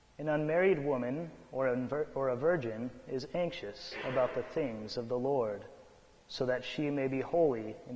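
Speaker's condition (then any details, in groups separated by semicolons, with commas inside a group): No condition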